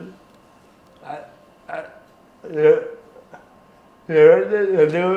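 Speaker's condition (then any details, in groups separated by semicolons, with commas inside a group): Cerebral palsy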